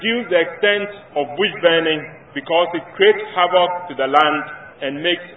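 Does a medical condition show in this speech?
No.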